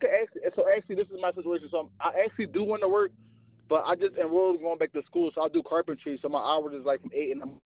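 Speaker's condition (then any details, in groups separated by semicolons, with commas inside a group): No condition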